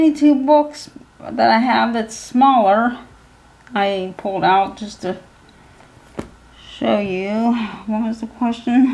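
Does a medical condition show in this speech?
Yes: cerebral palsy; physical handicap.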